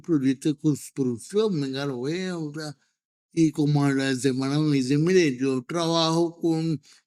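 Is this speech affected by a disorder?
Yes: cerebral palsy.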